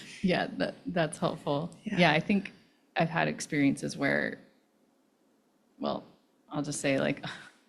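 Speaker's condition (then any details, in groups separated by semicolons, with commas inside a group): No condition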